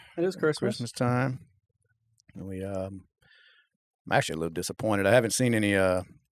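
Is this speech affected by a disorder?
No.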